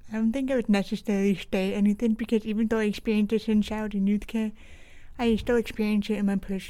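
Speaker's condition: Deaf with cochlear implant, congenital

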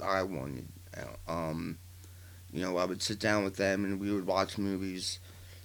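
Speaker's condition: Partial glossectomy for tongue cancer, partial, 40% of right tongue; divot in neck

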